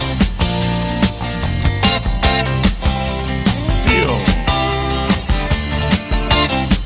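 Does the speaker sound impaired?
No.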